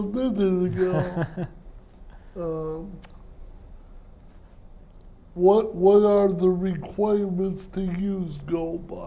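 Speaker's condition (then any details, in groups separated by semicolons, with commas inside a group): Cerebral palsy; speech impairment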